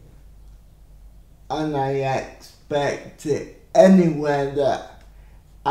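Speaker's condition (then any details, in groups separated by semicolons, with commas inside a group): Cerebral palsy; from birth, legs affected, upper body works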